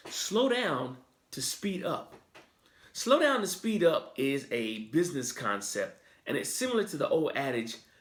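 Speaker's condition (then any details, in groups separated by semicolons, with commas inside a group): No condition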